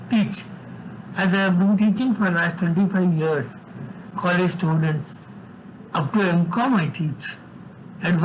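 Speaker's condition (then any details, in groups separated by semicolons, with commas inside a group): Severe cerebral palsy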